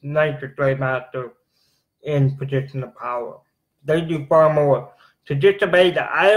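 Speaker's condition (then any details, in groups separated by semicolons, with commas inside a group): Cerebral palsy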